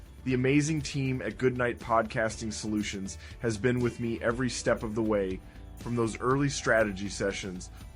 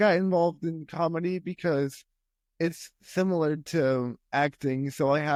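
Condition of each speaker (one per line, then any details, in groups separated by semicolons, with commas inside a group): No condition
Spastic quadriplegic cerebral palsy; spastic quadriplegic, premature birth brain bleed, legs most affected, extreme stiffness; age 26, physical therapy in childhood; speech impairment from brain injury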